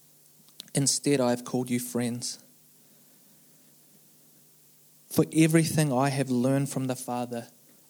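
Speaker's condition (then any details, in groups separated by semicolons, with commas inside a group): No condition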